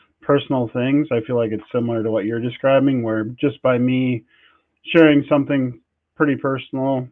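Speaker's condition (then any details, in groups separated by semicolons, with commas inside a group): No condition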